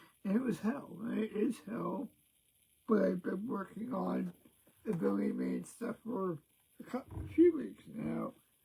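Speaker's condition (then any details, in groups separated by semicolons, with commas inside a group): Cerebral palsy; present since birth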